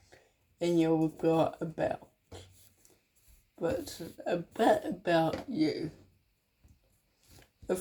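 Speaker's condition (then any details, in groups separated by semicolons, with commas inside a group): Cerebral palsy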